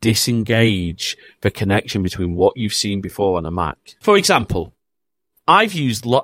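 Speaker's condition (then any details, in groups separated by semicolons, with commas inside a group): No condition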